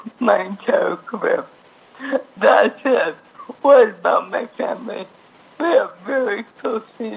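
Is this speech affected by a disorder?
Yes: ALS; all limbs affected except left hand, declined tracheostomy; about 2.5 years since diagnosis, progressive; voice unrecognizably changed, visible speaking difficulty, expects respiratory failure.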